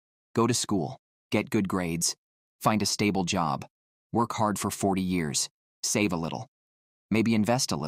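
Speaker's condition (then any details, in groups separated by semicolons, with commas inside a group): No condition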